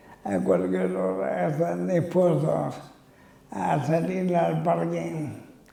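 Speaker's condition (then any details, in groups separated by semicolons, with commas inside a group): Amyotrophic lateral sclerosis (ela)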